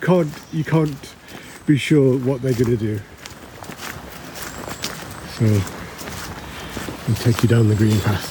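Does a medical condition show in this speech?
No.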